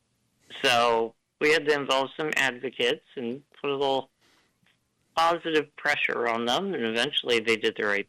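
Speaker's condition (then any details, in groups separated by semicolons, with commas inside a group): Duchenne muscular dystrophy; ventilator may be audible, cadence slightly different, works well for him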